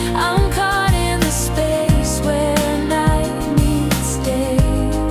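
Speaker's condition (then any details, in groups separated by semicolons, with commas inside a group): No condition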